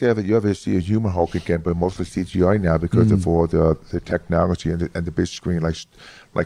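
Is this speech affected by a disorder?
Yes: hearing loss; lost about 75% of hearing close to birth, severe childhood speech impediment, left ear surgery; about 5 years since ear surgery, no hearing aid in left ear now; formerly severe monotone speech, inflection improved by studying phonetics, New York accent.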